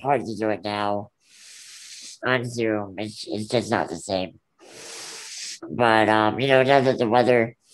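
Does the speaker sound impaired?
Yes: Ullrich congenital muscular dystrophy; very rare form of muscular dystrophy, no treatment expected in lifetime.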